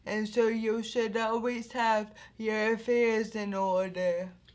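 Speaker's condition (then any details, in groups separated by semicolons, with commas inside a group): Anoxic brain injury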